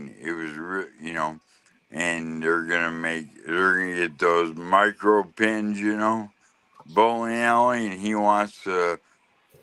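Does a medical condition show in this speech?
Yes: lou Gehrig's disease (ALS).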